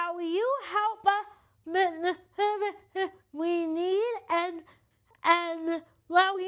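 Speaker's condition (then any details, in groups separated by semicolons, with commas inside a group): Cerebral palsy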